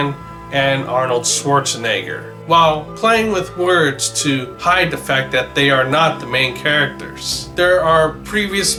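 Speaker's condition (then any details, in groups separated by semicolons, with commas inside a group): No condition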